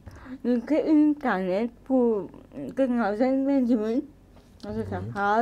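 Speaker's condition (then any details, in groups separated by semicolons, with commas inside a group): Cerebral palsy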